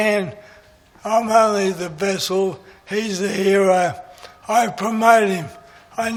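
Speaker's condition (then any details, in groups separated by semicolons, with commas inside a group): MND; voice is going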